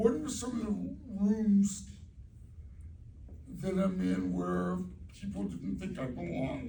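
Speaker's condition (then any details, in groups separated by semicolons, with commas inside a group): Cerebral palsy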